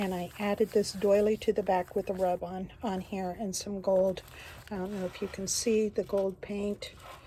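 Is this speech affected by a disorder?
No.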